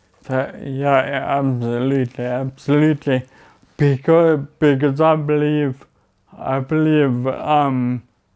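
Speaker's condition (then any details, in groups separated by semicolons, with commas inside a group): Friedreich's ataxia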